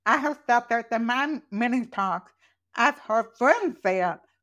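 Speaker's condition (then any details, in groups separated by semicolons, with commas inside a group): Profoundly deaf, congenital; wears hearing aids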